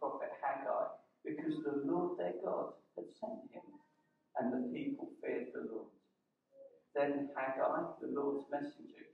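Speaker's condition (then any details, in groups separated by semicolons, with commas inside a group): No condition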